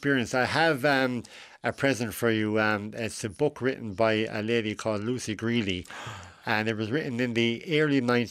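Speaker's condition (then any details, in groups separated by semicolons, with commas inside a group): Cleft lip and palate; congenital cleft lip and palate, failure of mouth and nose to align, two or three surgeries in infancy, last surgery at 17; adult, age 41, decades after final surgery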